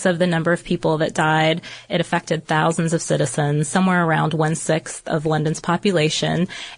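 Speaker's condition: No condition

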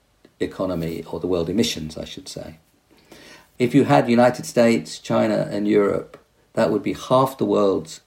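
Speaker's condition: No condition

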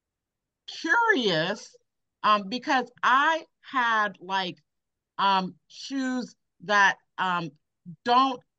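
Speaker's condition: Aphasia after stroke; keeps talking to improve

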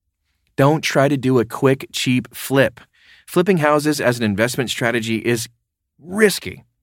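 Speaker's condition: No condition

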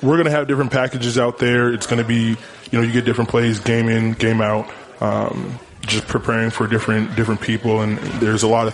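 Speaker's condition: No condition

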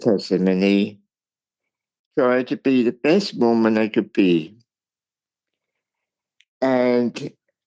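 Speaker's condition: Cerebral palsy; speech impairment

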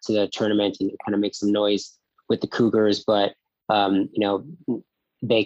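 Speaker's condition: No condition

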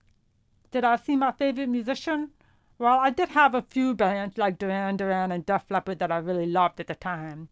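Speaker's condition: Profound deafness; no vibration felt

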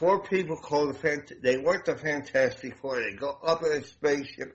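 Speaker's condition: Damaged voice box; self-conscious about voice

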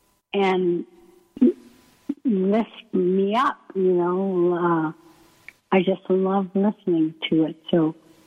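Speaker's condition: ALS; weak breathing muscles, hard to speak, may sound weak or unclear, paces speech with breathing, slowing, pausing

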